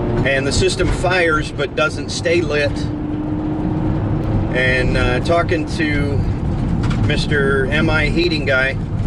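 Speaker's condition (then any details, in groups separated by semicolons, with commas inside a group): No condition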